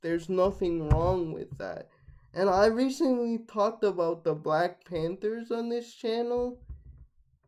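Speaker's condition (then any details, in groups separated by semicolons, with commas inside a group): Cerebral palsy, mixed, mild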